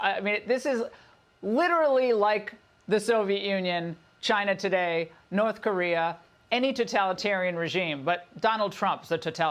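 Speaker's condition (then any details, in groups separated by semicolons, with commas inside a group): No condition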